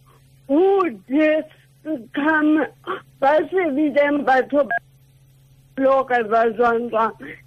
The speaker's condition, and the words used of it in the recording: Cerebral palsy. Ke na le cerebral palsy e affecta my speech my work le tlabe ke sebedisa matso ka teng i take my time